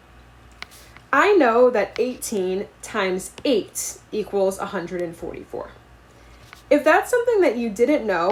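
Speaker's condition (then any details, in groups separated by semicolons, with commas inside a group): No condition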